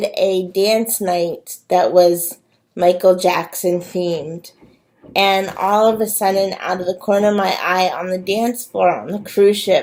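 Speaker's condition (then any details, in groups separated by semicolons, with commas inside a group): Cerebral palsy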